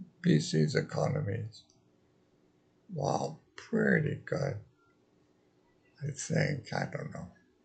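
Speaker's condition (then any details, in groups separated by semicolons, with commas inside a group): Multiple sclerosis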